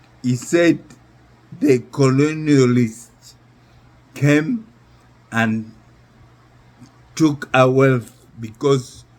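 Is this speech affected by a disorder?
Yes: neurological disease.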